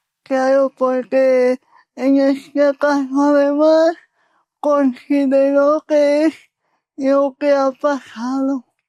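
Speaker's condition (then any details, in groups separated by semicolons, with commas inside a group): Cerebral palsy; unchanged since earlier assessment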